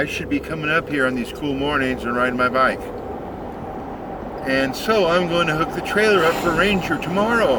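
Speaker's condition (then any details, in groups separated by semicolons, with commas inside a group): No condition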